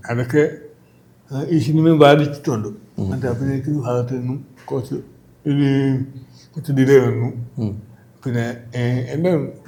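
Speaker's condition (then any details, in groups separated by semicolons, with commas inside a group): Cerebral palsy; from birth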